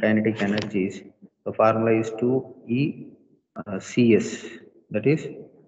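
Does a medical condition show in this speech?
No.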